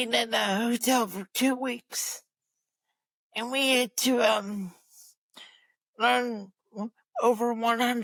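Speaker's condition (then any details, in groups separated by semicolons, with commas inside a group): Cerebral palsy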